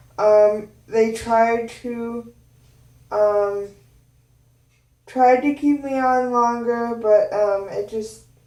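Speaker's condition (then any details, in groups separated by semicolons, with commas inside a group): Cerebral palsy; both hands affected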